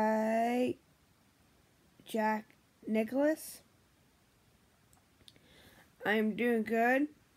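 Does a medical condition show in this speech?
Yes: brain injury; memory problems.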